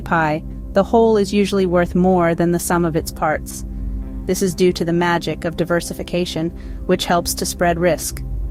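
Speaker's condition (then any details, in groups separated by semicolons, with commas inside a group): No condition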